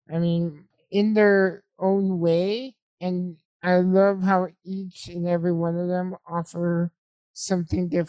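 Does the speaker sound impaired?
Yes: spinal muscular atrophy type 2; uses microphone as voice-driven beat pad to make music.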